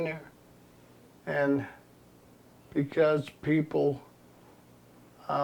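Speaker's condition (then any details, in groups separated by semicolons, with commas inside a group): ALS; progressive terminal illness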